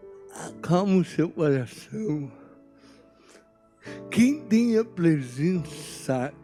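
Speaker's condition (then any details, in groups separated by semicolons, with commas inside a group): Cerebral palsy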